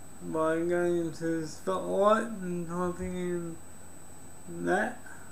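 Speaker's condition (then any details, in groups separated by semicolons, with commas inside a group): Cerebral palsy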